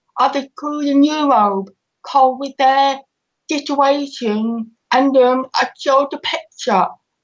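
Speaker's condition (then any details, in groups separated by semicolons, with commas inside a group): Deafness with cochlear implant; cochlear implant for about 10 years; relies on lip reading to understand others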